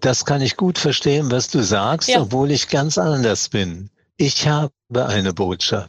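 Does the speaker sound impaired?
Yes: Parkinson's disease; diagnosed 2016 around age 75, years of tremor before, family doctor blamed stage fright; mild course so far, still trembles, diet and sport to slow progression.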